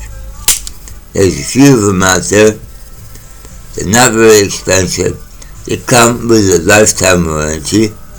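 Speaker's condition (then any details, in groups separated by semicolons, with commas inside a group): Mouth cancer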